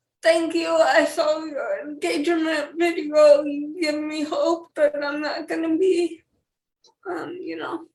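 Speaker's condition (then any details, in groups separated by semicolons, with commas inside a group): Cerebral palsy; speech issues, uses text-to-speech and speech-to-text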